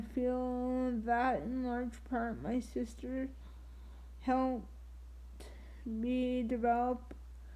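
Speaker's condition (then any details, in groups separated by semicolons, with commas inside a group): Triplegic cerebral palsy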